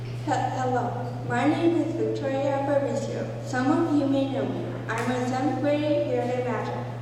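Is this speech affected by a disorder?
Yes: cerebral palsy; mild spastic diplegia, legs mainly, brain bleed, selective dorsal rhizotomy; legs functional, ongoing therapy about 13 years, improved since surgery; childhood speech impairment, improved after 3 years therapy.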